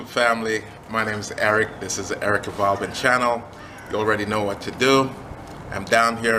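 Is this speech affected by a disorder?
No.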